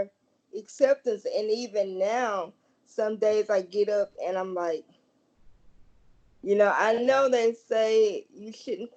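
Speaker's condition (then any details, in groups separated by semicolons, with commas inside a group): Cerebral palsy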